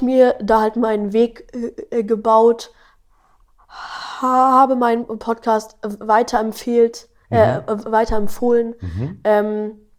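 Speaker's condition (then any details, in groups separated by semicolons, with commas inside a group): Stuttering; 12-year-old boy; stutters a lot in this conversation while talking about stuttering; no stuttering singing with melody, stutters rapping without melody, little in own podcast, speaks fast; repeated sounds, prolonged sounds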